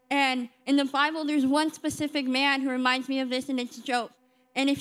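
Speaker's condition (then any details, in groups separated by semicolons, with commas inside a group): Cleft lip and palate; congenital cleft lip and palate, 38 surgeries since birth, speech services offered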